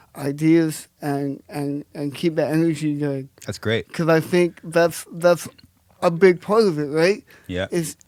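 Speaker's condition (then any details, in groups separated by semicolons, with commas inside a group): Cerebral palsy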